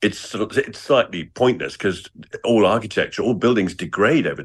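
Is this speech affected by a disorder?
No.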